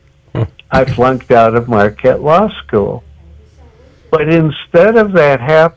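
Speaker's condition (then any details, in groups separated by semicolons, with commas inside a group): Cerebral palsy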